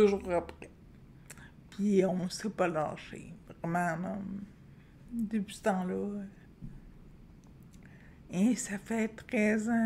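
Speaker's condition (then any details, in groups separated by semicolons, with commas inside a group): Friedreich's ataxia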